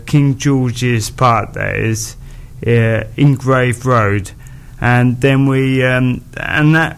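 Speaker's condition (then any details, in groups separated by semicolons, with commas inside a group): Motor neurone disease; slurred around the edges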